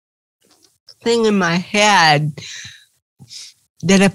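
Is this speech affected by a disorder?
Yes: cerebral palsy; since birth.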